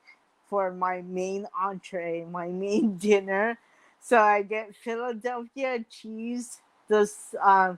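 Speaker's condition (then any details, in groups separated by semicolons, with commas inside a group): Mild cerebral palsy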